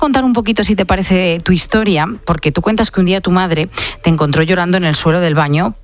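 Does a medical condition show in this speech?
No.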